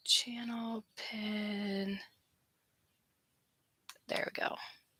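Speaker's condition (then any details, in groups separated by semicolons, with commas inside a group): No condition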